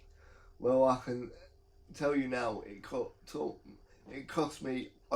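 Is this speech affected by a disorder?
Yes: cerebral palsy; quadriplegia, use of one hand, wheelchair user.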